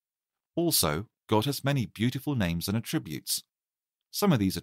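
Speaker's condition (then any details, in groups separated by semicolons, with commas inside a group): No condition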